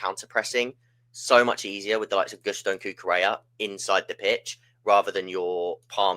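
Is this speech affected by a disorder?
No.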